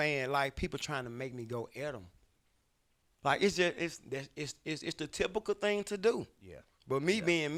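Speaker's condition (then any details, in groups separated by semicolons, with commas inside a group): No condition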